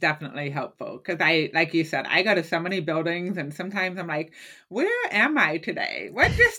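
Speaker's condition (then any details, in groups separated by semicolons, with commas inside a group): Hearing loss; currently uses hearing aid and cochlear implant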